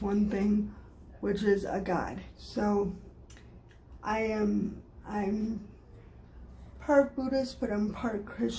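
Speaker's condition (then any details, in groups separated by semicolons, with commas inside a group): Cerebral palsy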